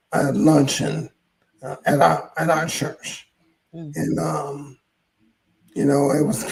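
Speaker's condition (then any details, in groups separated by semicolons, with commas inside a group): ALS; hoarse voice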